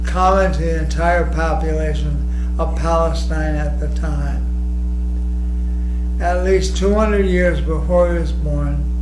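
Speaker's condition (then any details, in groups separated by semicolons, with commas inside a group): ALS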